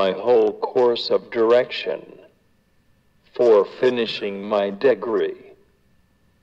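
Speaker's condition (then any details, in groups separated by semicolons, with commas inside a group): Cerebral palsy; diagnosed at eight months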